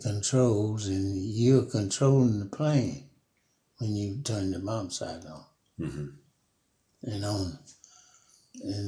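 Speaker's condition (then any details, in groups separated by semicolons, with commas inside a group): Parkinson's; about 5 years since onset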